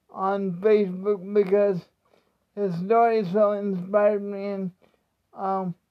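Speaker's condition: Cerebral palsy; speech not affected by disability

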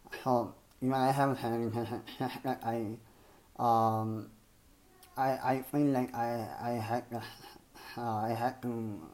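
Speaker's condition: Cleft palate and lip; ongoing speech impediment

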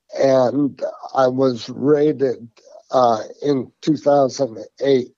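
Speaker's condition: Parkinson's; psilocybin 1 gram every 5 hours controls tremors

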